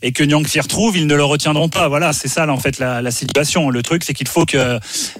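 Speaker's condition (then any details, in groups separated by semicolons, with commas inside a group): No condition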